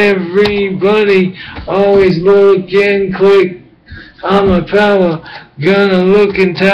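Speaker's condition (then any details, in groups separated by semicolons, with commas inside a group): Brain injury; bicycle accident head injury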